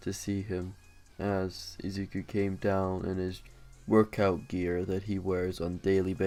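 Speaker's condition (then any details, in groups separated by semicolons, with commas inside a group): No condition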